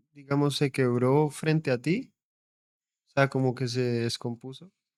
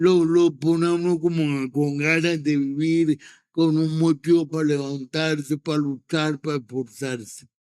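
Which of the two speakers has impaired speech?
The second: cerebral palsy; present from birth, walks with difficulty.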